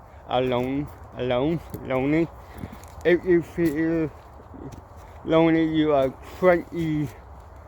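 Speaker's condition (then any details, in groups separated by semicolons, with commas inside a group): Cerebral palsy; mild, ataxic type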